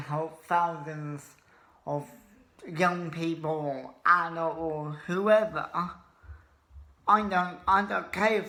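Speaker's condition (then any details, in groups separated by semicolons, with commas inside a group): Cerebral palsy; wheelchair user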